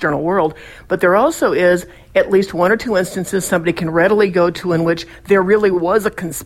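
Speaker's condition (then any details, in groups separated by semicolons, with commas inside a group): No condition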